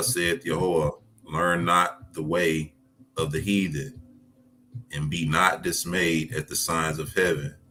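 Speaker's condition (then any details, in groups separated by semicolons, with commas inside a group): No condition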